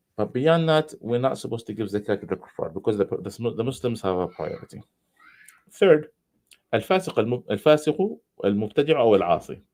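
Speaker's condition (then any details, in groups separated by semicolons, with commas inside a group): No condition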